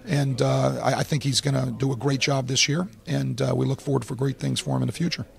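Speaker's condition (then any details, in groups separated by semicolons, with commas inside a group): No condition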